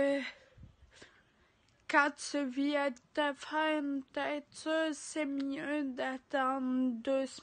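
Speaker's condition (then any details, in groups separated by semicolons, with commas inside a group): Ataxia; degenerative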